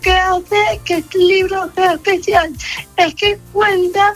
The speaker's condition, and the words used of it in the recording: Cerebral palsy. Nació en el año 2001 con parálisis cerebral, una condición que desde bien pequeña afectó a su movilidad y a su capacidad para hablar con fluidez.